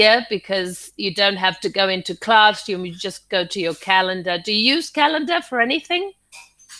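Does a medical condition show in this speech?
No.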